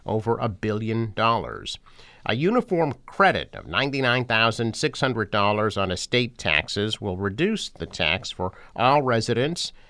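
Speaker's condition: No condition

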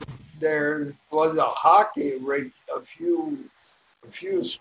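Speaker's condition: Ataxic cerebral palsy; from birth, maternal rubella (German measles), back part of brain affected, wide-based gait, childhood short leg braces, weighted shoes; speech affected, about five years childhood speech therapy at crippled children's school, hopes speech sounds better now

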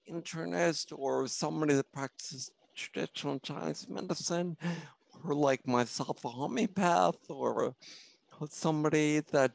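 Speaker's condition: Spinocerebellar ataxia; genetic cause, puzzled doctors for almost 40 years before diagnosis; symptoms for over 40 years, no definitive treatment, self-experimenting on own symptoms

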